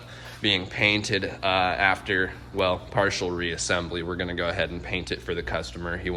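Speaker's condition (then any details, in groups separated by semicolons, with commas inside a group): No condition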